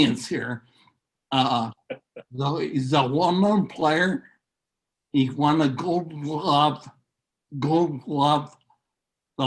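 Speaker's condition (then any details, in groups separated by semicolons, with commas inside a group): Neurological disease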